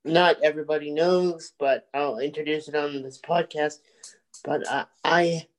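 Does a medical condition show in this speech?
Yes: cerebral palsy; from birth.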